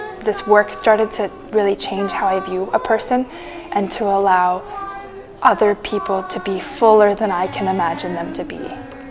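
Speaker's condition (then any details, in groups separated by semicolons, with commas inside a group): No condition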